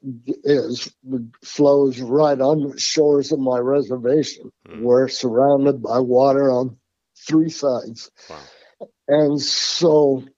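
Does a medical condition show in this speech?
Yes: Parkinson's; psilocybin 1 gram every 5 hours controls tremors, helps breathing, still has breathing problems, uses cannabis.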